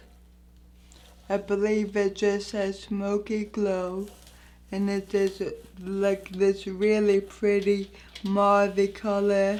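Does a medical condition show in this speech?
Yes: anoxic brain injury.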